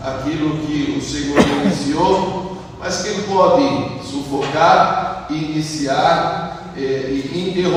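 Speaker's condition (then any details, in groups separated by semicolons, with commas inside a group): No condition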